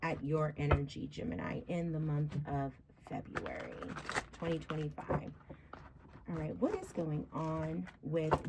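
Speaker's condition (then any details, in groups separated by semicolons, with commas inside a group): No condition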